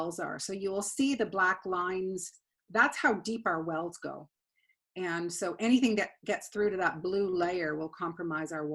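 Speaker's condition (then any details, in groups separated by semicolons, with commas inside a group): No condition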